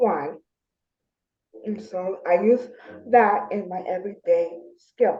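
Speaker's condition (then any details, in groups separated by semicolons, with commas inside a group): Spastic diplegia cerebral palsy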